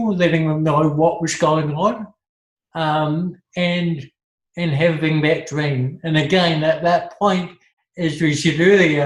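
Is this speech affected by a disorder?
Yes: cerebral palsy.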